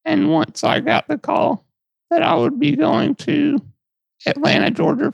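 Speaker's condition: Duchenne muscular dystrophy; wheelchair

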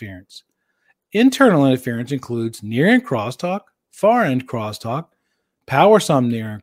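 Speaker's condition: No condition

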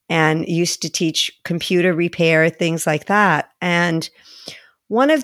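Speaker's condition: No condition

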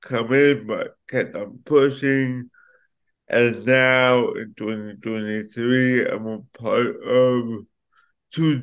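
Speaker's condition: Cerebral palsy; affects speech

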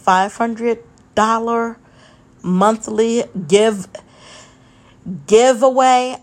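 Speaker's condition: Stuttering; traumatic brain injury; word repetitions, part-word breaks, pauses, breathes to get through, eventually says the word; repeated sounds, blocks

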